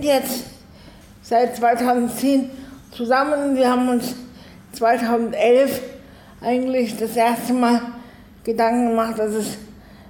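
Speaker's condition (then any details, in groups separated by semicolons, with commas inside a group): Cerebral palsy, spastic, arms and legs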